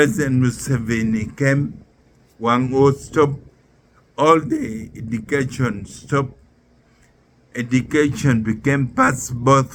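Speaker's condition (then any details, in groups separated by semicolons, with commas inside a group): Neurological disease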